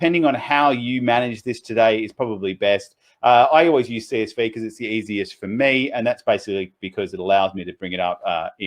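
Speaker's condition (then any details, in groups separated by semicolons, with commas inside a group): No condition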